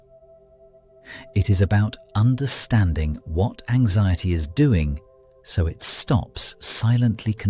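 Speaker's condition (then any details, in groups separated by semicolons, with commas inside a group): No condition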